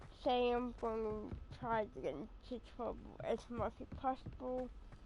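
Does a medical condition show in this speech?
Yes: cerebral palsy.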